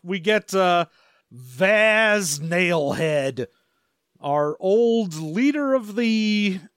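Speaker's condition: No condition

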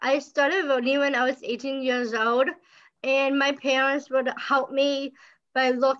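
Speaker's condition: Down syndrome

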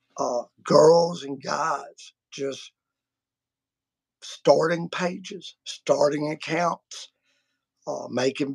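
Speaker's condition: Vocal cord surgery; multiple vocal cord surgeries

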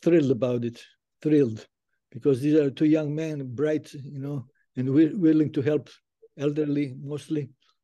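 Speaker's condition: Parkinson's disease; some symptoms reversed

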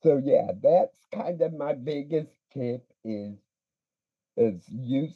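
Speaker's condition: Speech impediment; drama club and debate team experience

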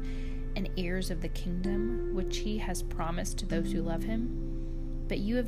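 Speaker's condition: No condition

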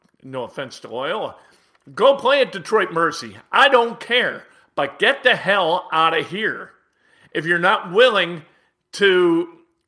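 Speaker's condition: No condition

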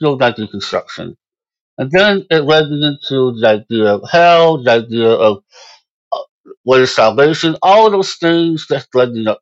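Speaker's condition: Moebius syndrome; congenital

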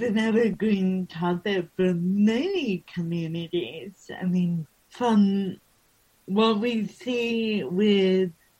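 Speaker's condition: Cerebral palsy

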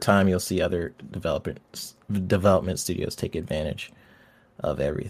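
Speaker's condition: No condition

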